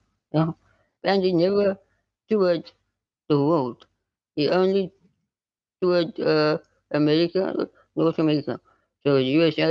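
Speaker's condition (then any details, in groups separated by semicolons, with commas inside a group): Spinal muscular atrophy type 2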